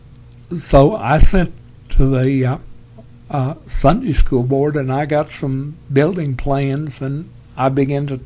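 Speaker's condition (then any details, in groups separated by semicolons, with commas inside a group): Parkinson's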